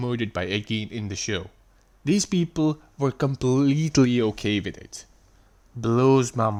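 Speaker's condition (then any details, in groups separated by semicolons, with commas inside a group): No condition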